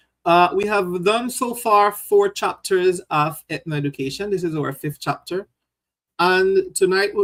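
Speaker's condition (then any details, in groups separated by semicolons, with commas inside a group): No condition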